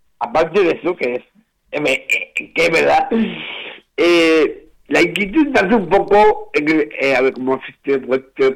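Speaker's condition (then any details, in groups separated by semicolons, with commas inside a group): Down syndrome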